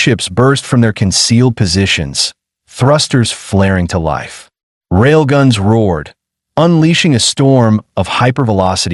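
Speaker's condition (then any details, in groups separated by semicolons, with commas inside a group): No condition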